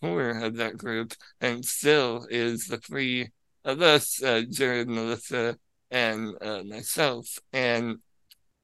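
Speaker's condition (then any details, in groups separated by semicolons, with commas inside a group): Spinal muscular atrophy; from birth, paralyzed neck down, full sensation, overnight breathing machine, hospital bed, wheelchair, parents as caregivers; can be a little difficult to understand at times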